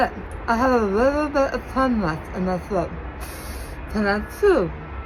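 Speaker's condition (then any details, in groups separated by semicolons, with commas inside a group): Tongue cancer with glossectomy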